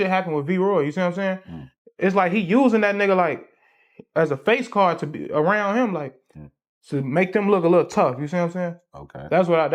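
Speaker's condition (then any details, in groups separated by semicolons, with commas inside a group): No condition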